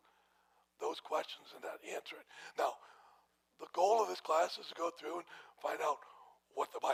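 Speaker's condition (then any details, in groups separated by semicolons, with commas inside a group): No condition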